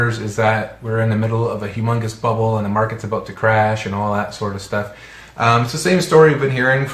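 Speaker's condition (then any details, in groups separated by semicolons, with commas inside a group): No condition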